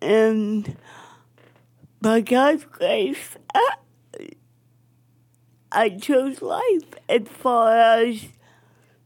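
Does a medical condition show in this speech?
Yes: cerebral palsy; cerebral palsy from oxygen deprivation at birth, affects speech, movement, balance, wheelchair, earlier physical therapy, walker; jokingly called a god-given accent.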